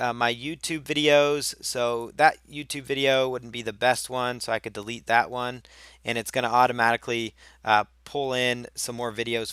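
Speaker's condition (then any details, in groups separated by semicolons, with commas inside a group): No condition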